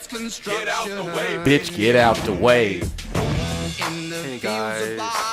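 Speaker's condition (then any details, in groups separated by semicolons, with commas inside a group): No condition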